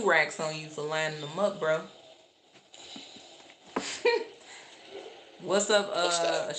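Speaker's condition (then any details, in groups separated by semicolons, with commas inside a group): No condition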